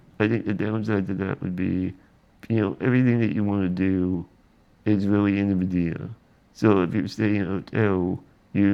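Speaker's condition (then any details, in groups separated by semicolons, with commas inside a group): Spinal muscular atrophy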